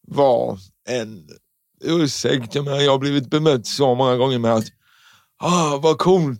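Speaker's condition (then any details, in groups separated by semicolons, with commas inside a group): Cerebral palsy; tongue fully stiff in childhood, shorter tight muscles, crooked hip, left leg turns inward; childhood speech therapy to train speech, tense tongue, all s-sounds through nose as child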